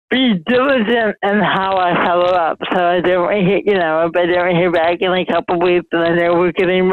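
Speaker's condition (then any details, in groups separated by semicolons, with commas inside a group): Mild cerebral palsy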